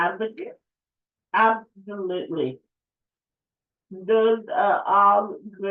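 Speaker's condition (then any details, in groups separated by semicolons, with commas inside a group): Cerebral palsy; affects speech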